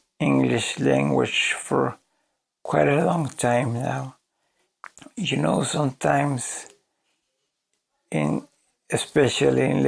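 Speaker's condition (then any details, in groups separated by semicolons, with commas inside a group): ALS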